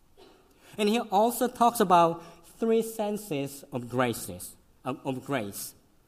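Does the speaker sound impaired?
Yes: cleft lip and palate; congenital, severe.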